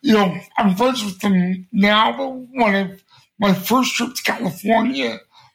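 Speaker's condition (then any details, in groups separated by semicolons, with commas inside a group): Cerebral palsy; congenital, since birth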